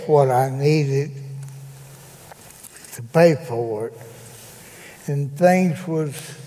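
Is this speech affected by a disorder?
Yes: cerebral palsy; can no longer walk, disability after 30-some working years, Greensboro doctor said nothing can be done.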